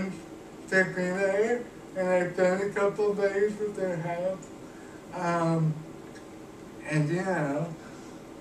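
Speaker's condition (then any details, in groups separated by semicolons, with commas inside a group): Cerebral palsy; cannot walk, uses wheelchair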